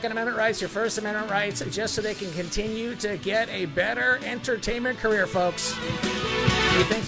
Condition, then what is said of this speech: None; typical speech.